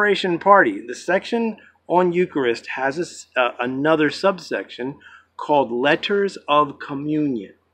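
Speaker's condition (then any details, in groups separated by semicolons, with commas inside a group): No condition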